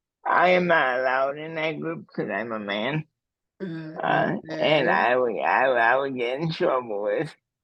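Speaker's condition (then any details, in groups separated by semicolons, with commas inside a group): Cerebral palsy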